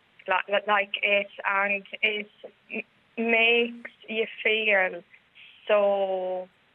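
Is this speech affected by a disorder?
Yes: stutter; stutter beginning in childhood; adult, still stutters; stutters on phone calls and ordering, stuck on words, worse under pressure or when others finish words, eases with talking; here repeated sounds, prolonged sounds.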